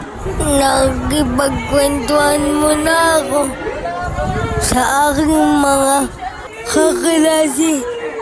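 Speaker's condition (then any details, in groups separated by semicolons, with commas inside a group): Cerebral palsy; affects hands, cannot write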